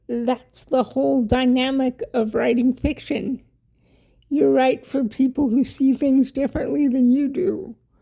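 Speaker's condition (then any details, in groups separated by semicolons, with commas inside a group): Cerebral palsy; wheelchair user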